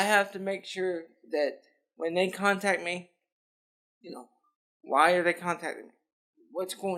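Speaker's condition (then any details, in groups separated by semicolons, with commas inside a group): Cerebral palsy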